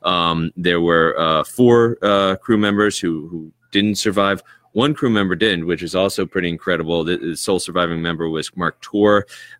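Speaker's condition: No condition

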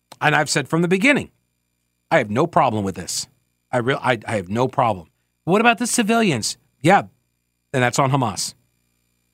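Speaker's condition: No condition

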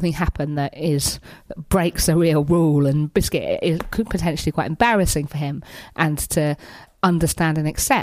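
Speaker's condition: Tourette's syndrome; diagnosed at end of high school, motor and vocal tics, tics felt as itch or pressure, intensified, coprolalia later; frequent unpredictable vocal tics throughout recording; tic words interrupt speech, hedgehog, cat, beans, tics call friend Matt left-wing idiot, makes noise

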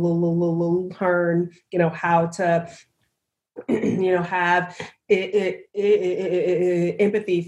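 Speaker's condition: Stuttering; described as a speech impediment; has a slight cold during the recording; stutters on stage and on camera; repeated sounds, blocks

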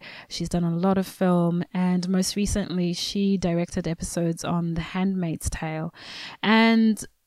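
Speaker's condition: No condition

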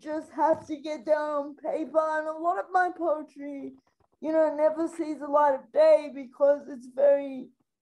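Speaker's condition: Spastic quadriplegic cerebral palsy

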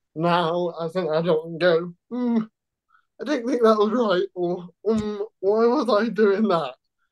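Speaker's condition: Cerebral palsy

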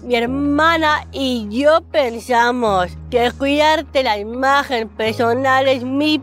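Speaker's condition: Down syndrome; intellectual disability; age 32

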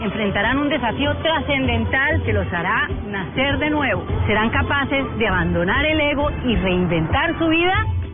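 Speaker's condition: No condition

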